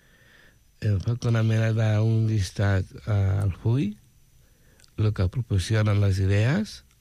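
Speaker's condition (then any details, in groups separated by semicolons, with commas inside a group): Down syndrome; intellectual disability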